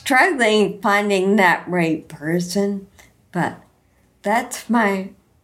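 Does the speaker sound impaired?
Yes: Friedreich's ataxia; inherited degenerative ataxia, onset around 15 or 16, diagnosed at 19, gene confirmed, balance, coordination problems; 42 years since diagnosis, worsening fatigue, hits a wall by 4 p.m; slurred speech.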